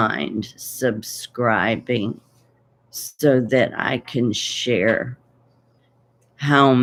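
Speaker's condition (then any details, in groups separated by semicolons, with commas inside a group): Essential tremor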